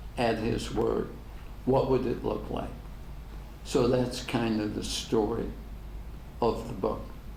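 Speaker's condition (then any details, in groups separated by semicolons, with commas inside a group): ALS; degenerative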